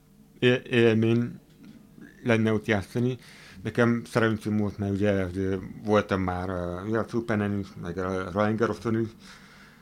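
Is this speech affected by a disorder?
Yes: hearing impairment.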